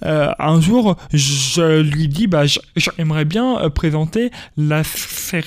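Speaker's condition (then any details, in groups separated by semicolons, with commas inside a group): Stuttering; stuttering persists, described by him as an accent; repeated sounds, prolonged sounds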